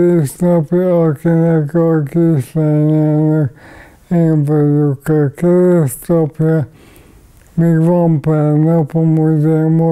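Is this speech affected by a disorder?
Yes: ALS.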